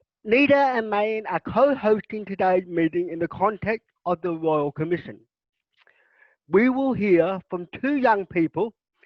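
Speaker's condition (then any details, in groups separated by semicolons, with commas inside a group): Cerebral palsy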